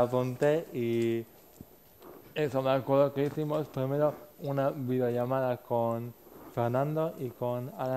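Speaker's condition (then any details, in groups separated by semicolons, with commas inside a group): Cerebral palsy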